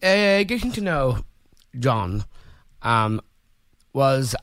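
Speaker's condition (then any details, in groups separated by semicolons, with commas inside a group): Down syndrome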